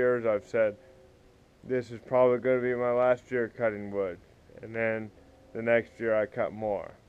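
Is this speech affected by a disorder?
Yes: cerebral palsy.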